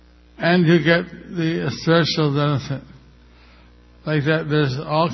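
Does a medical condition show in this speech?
Yes: stroke with facial paralysis; stroke a little over a year ago, one side of face a little paralyzed; pronunciation less clear than before due to partial facial paralysis.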